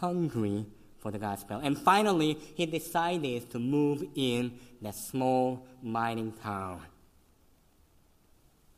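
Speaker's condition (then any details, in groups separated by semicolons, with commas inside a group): Cleft lip and palate; congenital, severe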